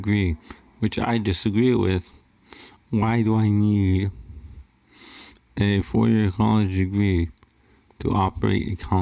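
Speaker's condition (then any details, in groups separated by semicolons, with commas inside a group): Cerebral palsy; wheelchair user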